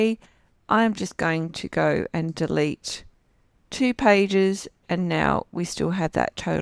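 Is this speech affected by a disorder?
No.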